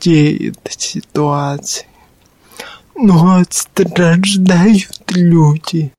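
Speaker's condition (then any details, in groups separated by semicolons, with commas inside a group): Cerebral palsy; startled by own voice on microphone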